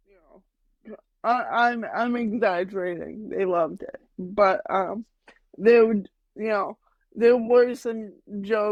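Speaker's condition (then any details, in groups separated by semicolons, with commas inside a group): Cerebral palsy, mild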